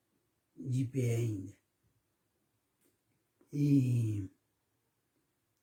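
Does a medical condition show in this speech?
Yes: cerebellar ataxia.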